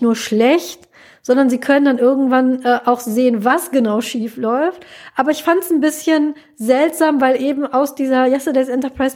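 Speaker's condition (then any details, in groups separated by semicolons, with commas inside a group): No condition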